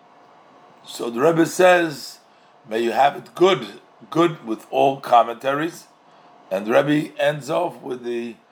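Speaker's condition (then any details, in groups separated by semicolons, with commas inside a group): No condition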